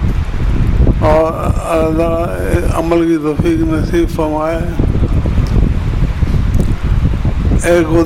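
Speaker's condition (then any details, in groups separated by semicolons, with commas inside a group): Difficulty speaking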